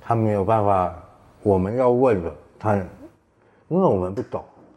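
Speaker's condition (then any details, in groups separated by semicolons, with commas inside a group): Tongue cancer surgery, partial glossectomy with tongue flap; eating and speaking affected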